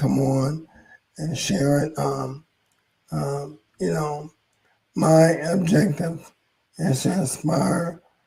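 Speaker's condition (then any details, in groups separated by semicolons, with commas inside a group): ALS; hoarse voice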